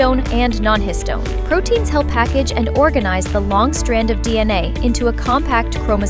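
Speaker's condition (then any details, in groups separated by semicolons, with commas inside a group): No condition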